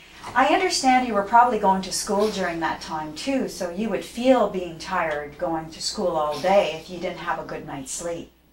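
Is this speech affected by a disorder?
No.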